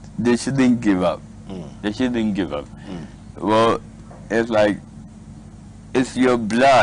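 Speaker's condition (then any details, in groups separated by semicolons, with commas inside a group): Cerebral palsy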